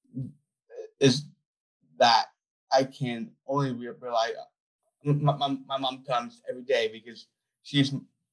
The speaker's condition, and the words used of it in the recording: Down syndrome. And you're very articulate in the details of it, that